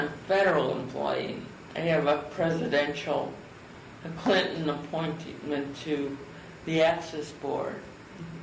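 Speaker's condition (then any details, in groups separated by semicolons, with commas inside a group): Cerebral palsy; from birth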